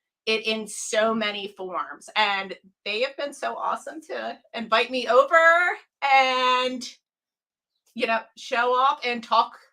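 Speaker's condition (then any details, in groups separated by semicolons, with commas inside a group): No condition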